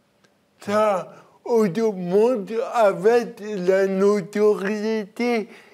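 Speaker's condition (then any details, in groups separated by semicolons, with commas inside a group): Cerebral palsy; birth injury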